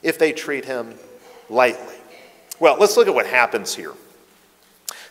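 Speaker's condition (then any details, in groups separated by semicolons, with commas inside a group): No condition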